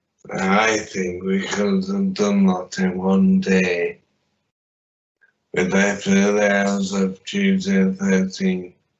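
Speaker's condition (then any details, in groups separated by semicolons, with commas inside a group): Traumatic brain injury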